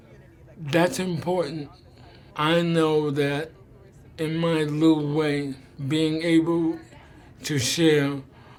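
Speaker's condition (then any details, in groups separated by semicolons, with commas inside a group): ALS; slurred speech early sign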